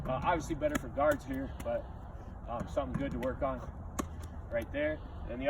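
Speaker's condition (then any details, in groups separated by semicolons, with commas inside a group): No condition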